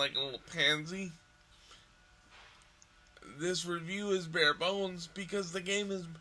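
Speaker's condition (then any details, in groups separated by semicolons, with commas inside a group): Cerebral palsy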